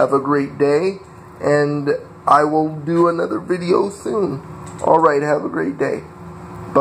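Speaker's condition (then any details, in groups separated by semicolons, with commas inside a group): Cerebral palsy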